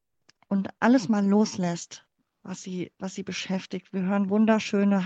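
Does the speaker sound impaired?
Yes: cleft palate; congenital.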